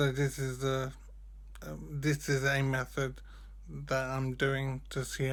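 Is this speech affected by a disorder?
Yes: brain injury; can speak now.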